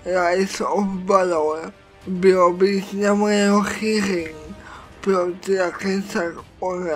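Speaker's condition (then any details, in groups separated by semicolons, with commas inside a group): Cerebral palsy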